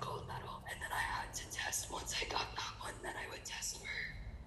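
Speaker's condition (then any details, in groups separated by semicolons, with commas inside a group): Laryngeal papillomatosis; papillomas can block airway completely if not removed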